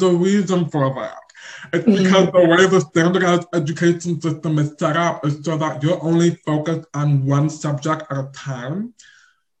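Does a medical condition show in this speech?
Yes: deaf or hard of hearing; on deaf spectrum.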